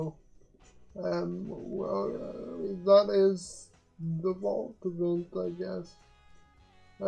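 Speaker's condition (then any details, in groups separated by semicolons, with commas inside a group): Quadriplegic cerebral palsy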